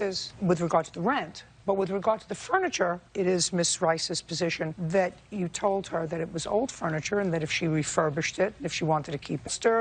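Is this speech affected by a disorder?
No.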